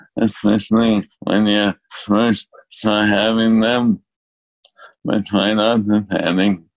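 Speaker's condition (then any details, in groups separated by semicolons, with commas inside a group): ALS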